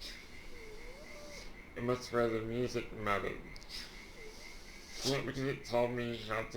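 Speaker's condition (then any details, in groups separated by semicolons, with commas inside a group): Duchenne muscular dystrophy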